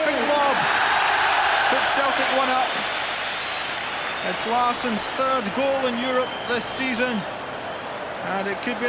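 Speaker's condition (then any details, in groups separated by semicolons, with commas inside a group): No condition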